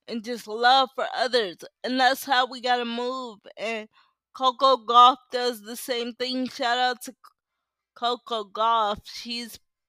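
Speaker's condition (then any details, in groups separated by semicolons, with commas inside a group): Cerebral palsy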